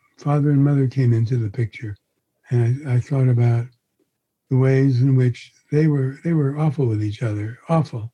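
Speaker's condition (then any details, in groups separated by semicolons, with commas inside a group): Parkinson's disease; confirmed by neurologist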